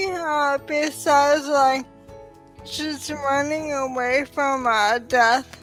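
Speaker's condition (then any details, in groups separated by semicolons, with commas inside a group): ALS; sporadic form, onset in pinky finger; over 5 years since onset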